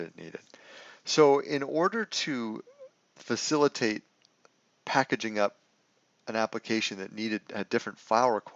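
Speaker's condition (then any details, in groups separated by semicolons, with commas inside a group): No condition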